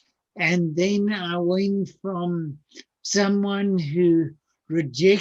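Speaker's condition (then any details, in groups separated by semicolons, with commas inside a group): Cerebral palsy; speech sounds atypical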